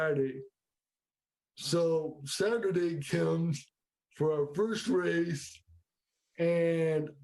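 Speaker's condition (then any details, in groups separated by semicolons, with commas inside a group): Cerebral palsy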